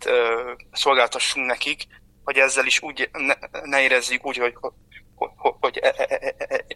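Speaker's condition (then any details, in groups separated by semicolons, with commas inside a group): Stuttering; present since birth, will not go away; disfluencies audible during this interview; worse when nervous, very happy, with strangers, often more with close acquaintances; repeated sounds, prolonged sounds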